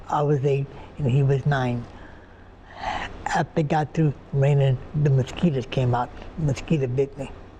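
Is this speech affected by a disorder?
Yes: partial right-side paralysis; paralysis affected speech.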